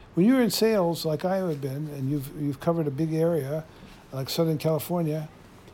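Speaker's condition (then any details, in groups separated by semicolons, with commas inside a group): Parkinson's disease; typical form, tremor onset in right arm and hand, spread a little, 9 years since onset; stable last 1.5 to 2 years, exercise programs, medication combination, cannot drive; some self-described stuttering while talking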